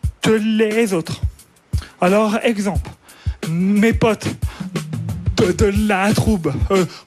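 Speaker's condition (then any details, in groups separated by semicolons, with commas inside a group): Stuttering; described as a speech disorder rather than a disability; audible stumbling during stand-up set, voice left unedited in broadcast; stumbles over words while performing, openly acknowledges stumbling on stage; repeated sounds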